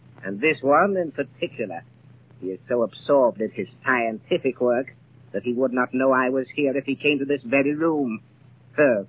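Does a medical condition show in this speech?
No.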